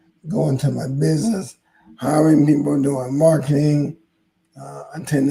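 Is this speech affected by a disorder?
Yes: ALS; hoarse voice.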